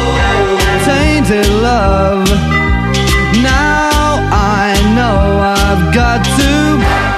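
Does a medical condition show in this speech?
No.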